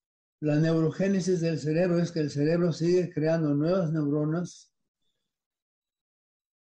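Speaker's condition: Parkinson's disease; sudden difficulty swallowing and salivating about four months ago

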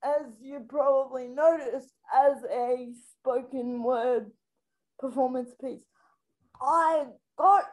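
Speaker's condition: Spastic quadriplegic cerebral palsy

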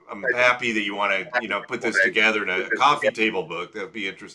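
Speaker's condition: No condition

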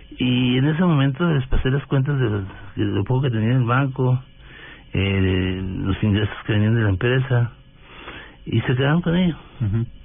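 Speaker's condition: Parkinson's disease; past stooped posture

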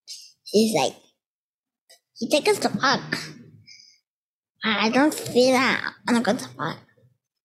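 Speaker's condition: Spinal muscular atrophy; genetic, diagnosed at 13 months, absent reflexes, wheelchair user, weak legs, hands and lungs, scoliosis and kyphosis; age 12 at interview, recent treatment to stop neuron loss, BiPAP ventilator every night when sleeping; weak respiratory muscles, breathing neurons dying over 10 years, spine curvature collapsed most lung volume

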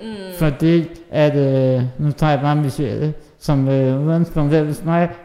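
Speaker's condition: Muscular dystrophy (muskelsvind); has helper

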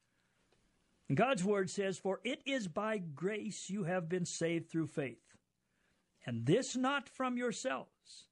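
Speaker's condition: No condition

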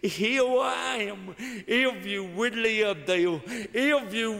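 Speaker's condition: Cerebral palsy; walks with a limp, shaky body, physical challenges, severe limitations; speech impediment, talks funny, distinctive rhythm of delivery, understandable once listener adjusts

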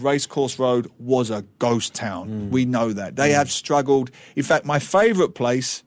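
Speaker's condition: No condition

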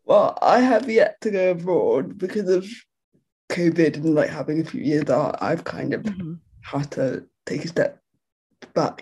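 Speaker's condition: Quadriplegic cerebral palsy; present from birth, muscles move uncontrollably

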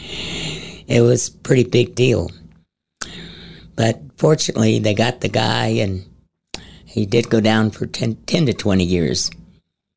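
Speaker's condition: Head and neck cancer, stage 4, into voice box

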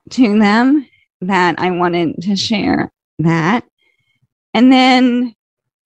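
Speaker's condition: ALS, slow progressing

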